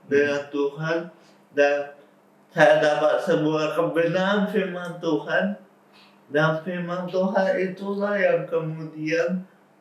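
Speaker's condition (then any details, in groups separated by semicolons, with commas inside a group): Cerebral palsy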